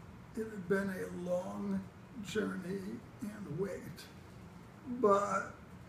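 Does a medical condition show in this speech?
Yes: multiple sclerosis; first mesenchymal stem cell infusion, clinical trial.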